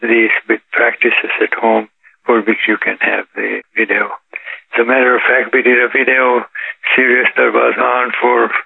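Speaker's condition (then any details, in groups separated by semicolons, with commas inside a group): Parkinson's disease; daily yoga (teaches 2 hours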